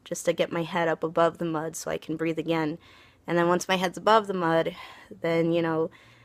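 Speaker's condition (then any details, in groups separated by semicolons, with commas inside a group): No condition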